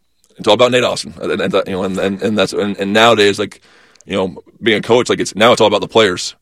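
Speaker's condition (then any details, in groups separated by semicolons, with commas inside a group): Stutter; stutter first noticed in high school, not noticed in childhood; magnified on mission while learning and speaking Spanish; repeated sounds, prolonged sounds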